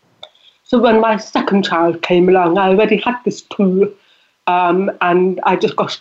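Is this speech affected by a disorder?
Yes: deafness; deafness audible in voice.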